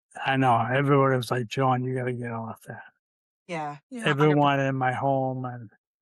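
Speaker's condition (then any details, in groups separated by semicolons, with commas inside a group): ALS, C9 mutation; limb onset in fingers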